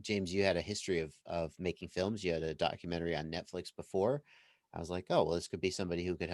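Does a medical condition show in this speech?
No.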